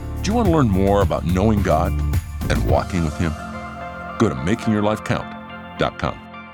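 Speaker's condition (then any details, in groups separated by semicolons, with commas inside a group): No condition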